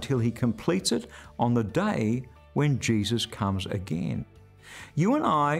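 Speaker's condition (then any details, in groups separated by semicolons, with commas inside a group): No condition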